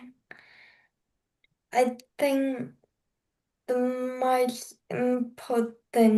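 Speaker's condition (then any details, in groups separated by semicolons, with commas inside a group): Cerebral palsy; slower speaking pace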